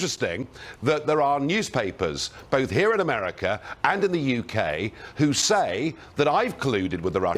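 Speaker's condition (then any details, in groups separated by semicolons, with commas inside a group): No condition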